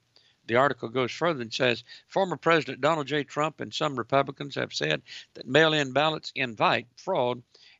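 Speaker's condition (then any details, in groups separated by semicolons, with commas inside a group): No condition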